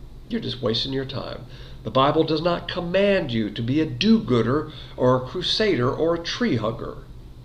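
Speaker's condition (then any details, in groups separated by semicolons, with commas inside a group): No condition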